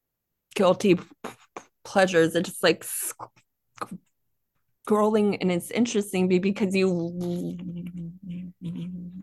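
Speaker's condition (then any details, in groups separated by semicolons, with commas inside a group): Stuttering; more comfortable the more people spoken to, sound repetitions; repeated sounds, prolonged sounds, blocks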